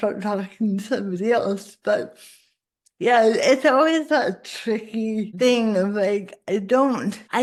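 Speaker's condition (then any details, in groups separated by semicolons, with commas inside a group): Cerebral palsy; spasticity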